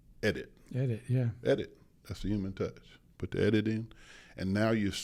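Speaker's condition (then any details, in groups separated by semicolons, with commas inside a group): No condition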